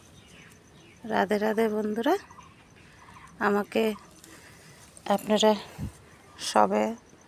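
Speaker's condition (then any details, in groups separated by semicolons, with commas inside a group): No condition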